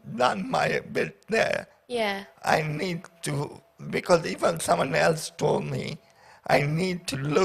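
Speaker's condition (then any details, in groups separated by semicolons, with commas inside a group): Paraplegia with essential tremor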